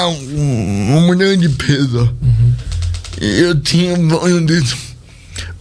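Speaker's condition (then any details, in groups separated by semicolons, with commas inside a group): Cerebral palsy; speech not normal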